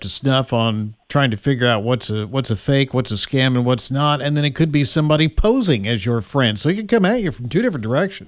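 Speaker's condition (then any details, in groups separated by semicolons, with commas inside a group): No condition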